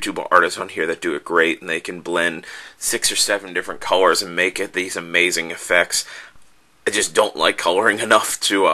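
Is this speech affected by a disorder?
No.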